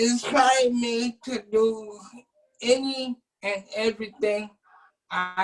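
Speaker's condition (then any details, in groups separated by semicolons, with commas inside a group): Cerebral palsy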